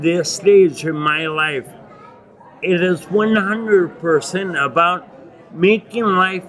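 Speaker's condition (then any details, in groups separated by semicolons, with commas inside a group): Acquired ataxia with dysarthria, acquired; Lance-Adams syndrome; told no cure or medication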